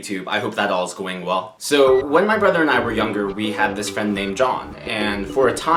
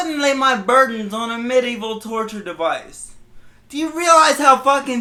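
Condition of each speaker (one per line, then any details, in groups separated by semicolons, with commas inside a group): No condition
Cerebral palsy; spastic twitchy movements, wheelchair user; speech somewhat affected, occasional slurring, mostly controlled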